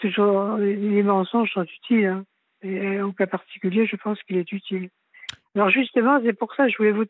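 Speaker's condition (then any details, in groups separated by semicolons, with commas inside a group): Parkinson's disease; left leg dragging, frequent tripping, noticed by sports coach, diagnosed by rheumatologist, confirmed by neurologist; four years since diagnosis, unchanged treatment without side effects, leg dragging gone, Marseille neurologist six-monthly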